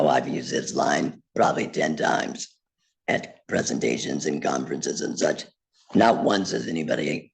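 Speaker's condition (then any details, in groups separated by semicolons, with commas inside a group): Laryngectomy; total laryngectomy, voice prosthesis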